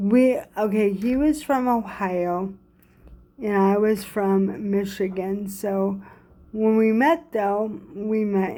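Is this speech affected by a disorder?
Yes: cerebral palsy.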